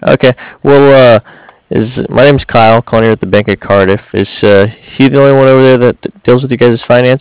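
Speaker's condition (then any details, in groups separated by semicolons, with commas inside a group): No condition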